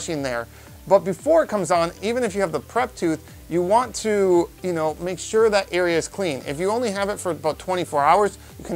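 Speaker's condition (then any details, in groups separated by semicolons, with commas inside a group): No condition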